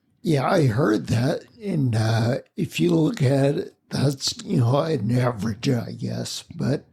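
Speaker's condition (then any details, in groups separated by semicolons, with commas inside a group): Spinocerebellar ataxia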